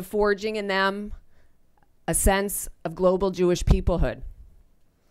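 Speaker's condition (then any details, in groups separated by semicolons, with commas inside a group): No condition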